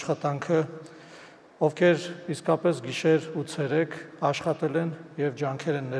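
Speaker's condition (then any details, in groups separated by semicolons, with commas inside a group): No condition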